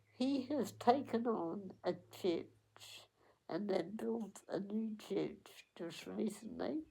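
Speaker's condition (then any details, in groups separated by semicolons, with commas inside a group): Cerebral palsy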